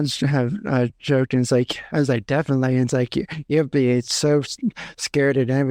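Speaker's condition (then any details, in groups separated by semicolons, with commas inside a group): Cerebral palsy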